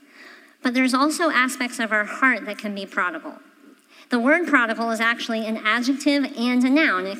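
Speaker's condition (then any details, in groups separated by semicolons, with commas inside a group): Cleft palate; congenital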